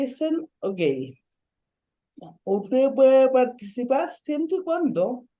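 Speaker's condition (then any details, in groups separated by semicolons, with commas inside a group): Ataxic cerebral palsy; ataxic form, caused by asphyxia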